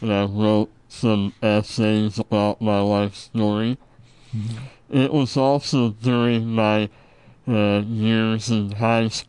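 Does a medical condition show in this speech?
Yes: Treacher Collins syndrome; congenital genetic, no ears or ear canals, no eye sockets or cheekbones, jaw deformities, cleft palate.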